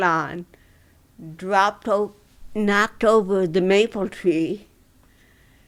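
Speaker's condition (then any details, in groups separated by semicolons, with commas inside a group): Dystonia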